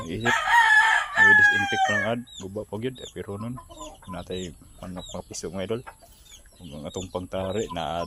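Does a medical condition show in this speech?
No.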